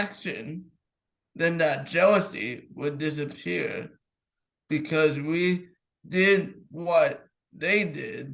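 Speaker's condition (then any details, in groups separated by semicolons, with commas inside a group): Cerebral palsy; clenched fist, unsteady walk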